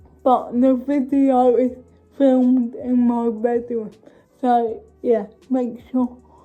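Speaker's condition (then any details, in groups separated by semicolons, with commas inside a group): Cerebral palsy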